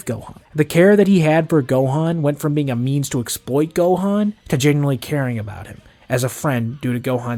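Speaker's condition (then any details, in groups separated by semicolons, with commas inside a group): No condition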